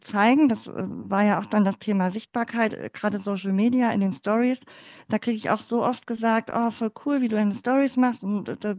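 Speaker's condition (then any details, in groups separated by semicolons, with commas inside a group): Cleft palate; born in former GDR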